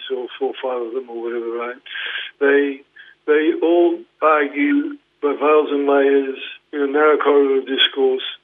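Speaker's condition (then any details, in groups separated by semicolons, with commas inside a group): Parkinson's; diagnosed 2019, led to retirement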